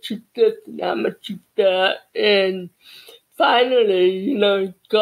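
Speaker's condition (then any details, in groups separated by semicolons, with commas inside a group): Cerebral palsy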